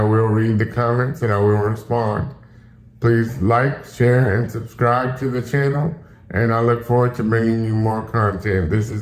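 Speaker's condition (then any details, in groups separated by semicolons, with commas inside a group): Cerebral palsy; likely spastic type, stiffness and spasms; adult, stiffness worse when cold or sitting still; some voice muscle weakness, still able to talk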